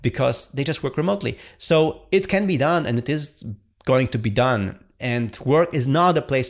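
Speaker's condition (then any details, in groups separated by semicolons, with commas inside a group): No condition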